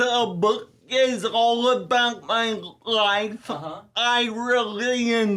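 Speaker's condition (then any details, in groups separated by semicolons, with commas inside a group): Ataxia telangiectasia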